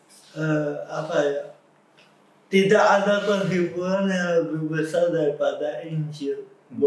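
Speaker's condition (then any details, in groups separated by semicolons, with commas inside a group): Cerebral palsy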